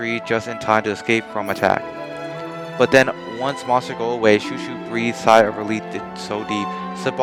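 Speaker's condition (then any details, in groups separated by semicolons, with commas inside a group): No condition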